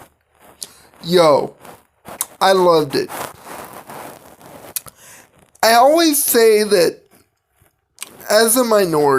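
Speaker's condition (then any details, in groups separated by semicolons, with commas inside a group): Cerebral palsy; physical disability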